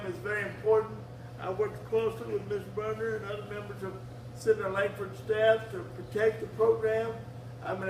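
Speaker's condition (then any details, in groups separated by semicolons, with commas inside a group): Cerebral palsy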